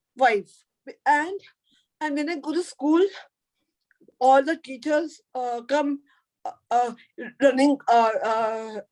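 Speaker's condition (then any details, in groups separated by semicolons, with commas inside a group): Cerebral palsy; could not talk in early childhood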